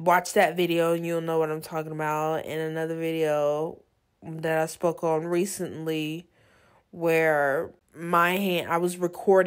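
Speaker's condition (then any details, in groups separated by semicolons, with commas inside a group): No condition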